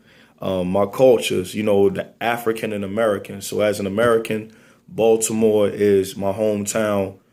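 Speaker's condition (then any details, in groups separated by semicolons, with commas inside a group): No condition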